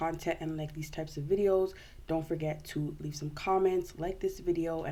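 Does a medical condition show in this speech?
No.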